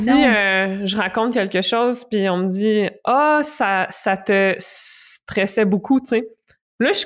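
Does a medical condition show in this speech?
Yes: stuttering; adult who stutters, has consulted for stuttering, also consulted psychologists; stuttering moment during greeting, held back and stopped, could not reproduce it after; here repeated sounds, prolonged sounds, blocks.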